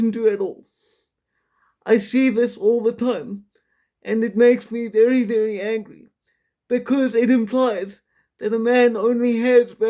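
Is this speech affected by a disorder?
Yes: quadriplegic cerebral palsy, severe.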